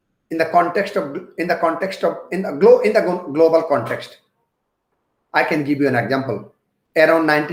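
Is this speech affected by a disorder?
No.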